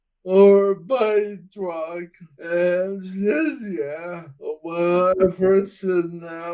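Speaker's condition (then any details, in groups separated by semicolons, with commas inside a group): Friedreich's ataxia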